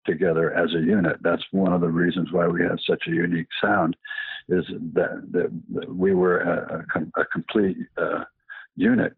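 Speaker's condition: Parkinson's; past cancer

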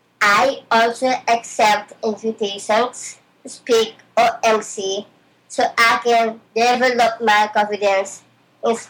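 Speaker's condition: Down syndrome; regular speech therapy, reading practices, public speaking and mc work to build confidence; some speech difficulties due to condition

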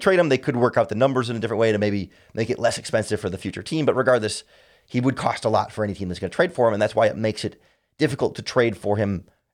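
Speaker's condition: No condition

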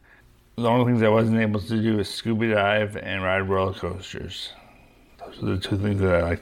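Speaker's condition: Parkinson's disease; young-onset, LRRK2 hereditary, diagnosed at 38, right hand weakness, freezing, medication 5 years, deep brain stimulator

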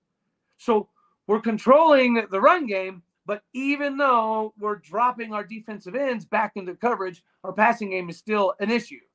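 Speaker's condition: No condition

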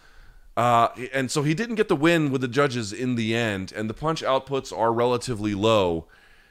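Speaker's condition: No condition

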